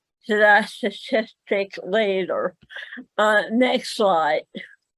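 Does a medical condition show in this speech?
Yes: cerebral palsy; speaks better than types.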